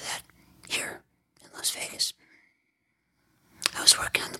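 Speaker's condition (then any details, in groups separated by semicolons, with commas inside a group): Throat cancer surgery; throat cancer with visible throat nodule, surgery at University of Pennsylvania, radiation, esophagus closed after radiation; 26 years since diagnosis, feeding tube for 22 years, no eating by mouth; cannot swallow anything including saliva, swallowed material goes into lungs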